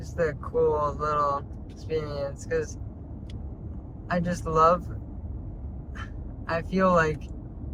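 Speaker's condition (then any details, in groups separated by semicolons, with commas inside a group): Traumatic brain injury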